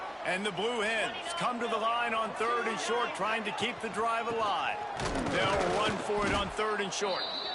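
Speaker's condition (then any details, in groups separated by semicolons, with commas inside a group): No condition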